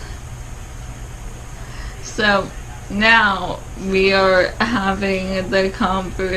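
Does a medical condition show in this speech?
Yes: ALS; no ventilator needed yet.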